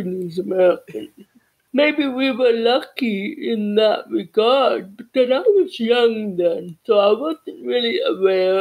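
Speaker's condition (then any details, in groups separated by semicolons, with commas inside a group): Cerebral palsy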